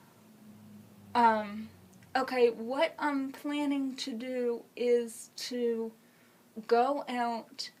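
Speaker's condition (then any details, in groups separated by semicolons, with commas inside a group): Cerebral palsy; congenital, uses wheelchair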